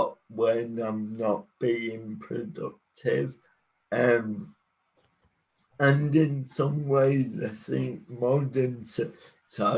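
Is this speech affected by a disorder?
Yes: cerebral palsy.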